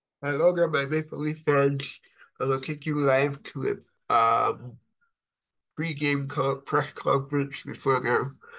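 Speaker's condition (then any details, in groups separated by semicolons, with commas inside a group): Cerebral palsy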